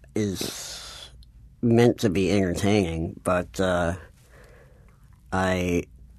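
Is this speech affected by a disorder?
Yes: cleft palate.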